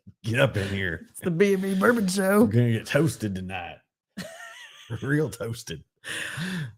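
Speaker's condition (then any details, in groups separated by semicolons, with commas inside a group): No condition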